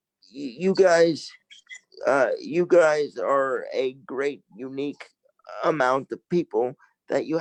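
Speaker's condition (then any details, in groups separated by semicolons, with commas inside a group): Cerebral palsy; from birth, lack of oxygen after lung collapse, lifelong wheelchair; wheelchair user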